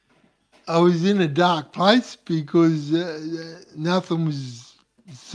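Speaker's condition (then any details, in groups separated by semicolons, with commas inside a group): Cerebral palsy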